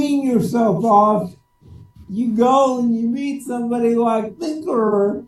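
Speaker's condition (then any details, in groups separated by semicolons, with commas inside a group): Cerebral palsy; speech sounds drunk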